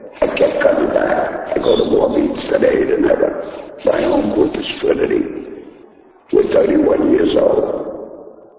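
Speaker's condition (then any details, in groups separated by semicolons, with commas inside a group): Laryngectomy; talks with throat device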